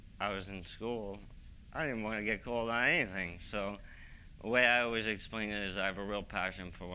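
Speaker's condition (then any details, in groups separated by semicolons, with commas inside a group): ALS; voice slightly weaker, swallowing slightly harder, large pills hard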